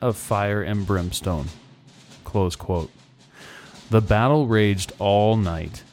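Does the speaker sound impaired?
No.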